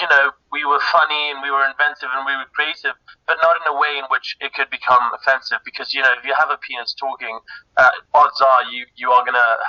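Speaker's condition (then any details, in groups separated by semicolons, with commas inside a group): No condition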